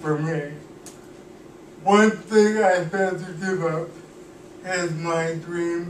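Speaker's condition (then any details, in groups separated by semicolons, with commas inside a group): Cerebral palsy; cannot walk, uses wheelchair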